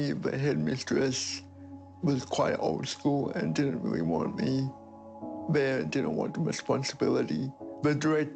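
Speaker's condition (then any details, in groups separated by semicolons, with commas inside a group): Cerebral palsy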